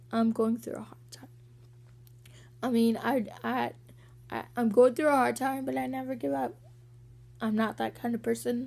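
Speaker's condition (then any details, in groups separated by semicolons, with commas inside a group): Cerebral palsy; walking sometimes hard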